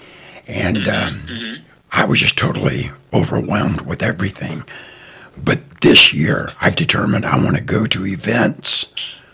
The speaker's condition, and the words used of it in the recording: Laryngectomy. And they'll ask me, are you sick? Are you feeling okay?